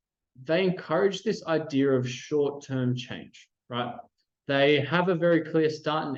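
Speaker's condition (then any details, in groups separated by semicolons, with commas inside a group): No condition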